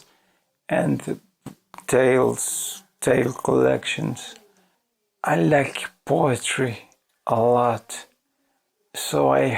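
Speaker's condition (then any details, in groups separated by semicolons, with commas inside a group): ALS; voice severely damaged, hard to understand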